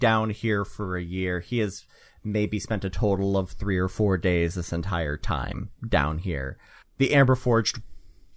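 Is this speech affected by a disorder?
No.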